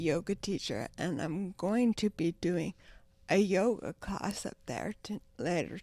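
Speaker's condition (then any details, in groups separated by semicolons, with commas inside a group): Traumatic brain injury, ataxia; severe injury at 16, affects walking and speech; 10 years since injury, past coma and rehab; speech impediment, talks differently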